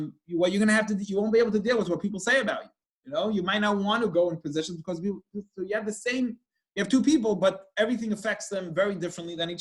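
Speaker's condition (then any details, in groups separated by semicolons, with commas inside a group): No condition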